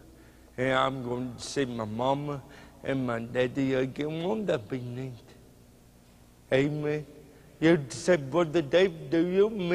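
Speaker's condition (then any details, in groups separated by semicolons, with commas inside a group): Cerebral palsy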